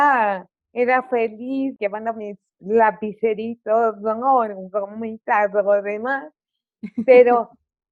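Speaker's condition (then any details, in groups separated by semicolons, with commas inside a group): Cerebral palsy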